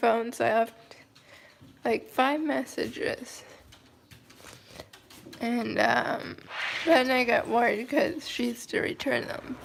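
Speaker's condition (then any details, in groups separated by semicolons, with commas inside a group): Cerebral palsy, mild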